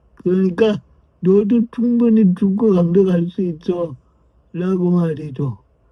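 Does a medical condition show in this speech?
Yes: brain lesion disability.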